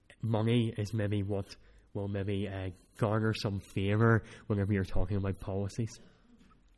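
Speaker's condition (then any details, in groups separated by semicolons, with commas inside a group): Cleft palate; speech not that clear at times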